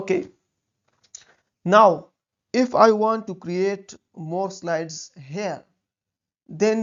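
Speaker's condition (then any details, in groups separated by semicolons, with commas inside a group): No condition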